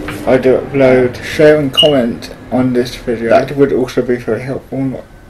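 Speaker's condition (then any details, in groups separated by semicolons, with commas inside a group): Cerebral palsy; mild, affects muscles and speech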